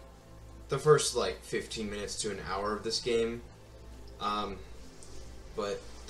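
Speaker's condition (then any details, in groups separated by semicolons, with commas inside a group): No condition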